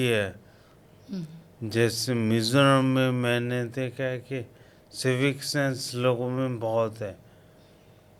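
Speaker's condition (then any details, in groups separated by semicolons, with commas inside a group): Coma after road accident; slightly slurred, slow speech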